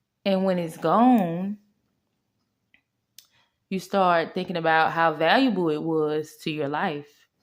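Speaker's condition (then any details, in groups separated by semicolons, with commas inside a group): No condition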